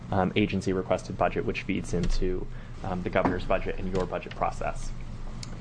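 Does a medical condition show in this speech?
No.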